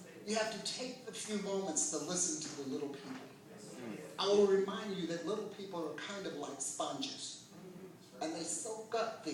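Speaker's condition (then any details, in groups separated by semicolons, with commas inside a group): No condition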